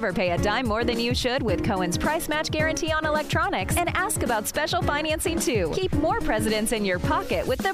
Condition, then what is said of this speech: No condition.